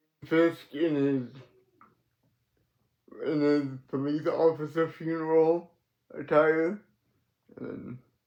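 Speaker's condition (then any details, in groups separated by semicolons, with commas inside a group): Cerebral palsy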